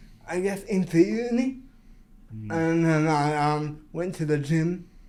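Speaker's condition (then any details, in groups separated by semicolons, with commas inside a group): Cerebral palsy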